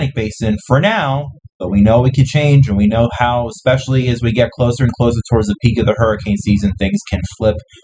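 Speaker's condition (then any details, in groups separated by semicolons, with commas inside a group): No condition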